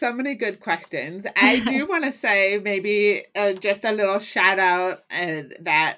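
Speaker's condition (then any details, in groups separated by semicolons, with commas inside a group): Hearing loss; lifelong hearing loss since childhood, hearing aid and cochlear implant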